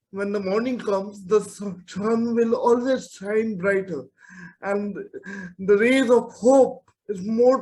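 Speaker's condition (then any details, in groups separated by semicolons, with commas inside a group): Cerebral palsy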